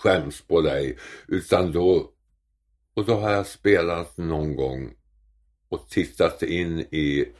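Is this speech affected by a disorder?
Yes: tongue cancer; half of tongue surgically removed for cancer.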